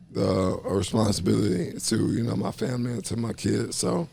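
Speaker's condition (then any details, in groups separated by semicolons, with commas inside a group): ALS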